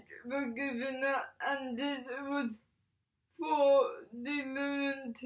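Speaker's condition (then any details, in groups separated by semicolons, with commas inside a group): Cerebral palsy; from birth, affects speech, walking, fingers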